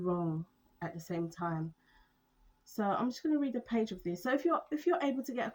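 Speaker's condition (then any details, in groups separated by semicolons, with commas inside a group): No condition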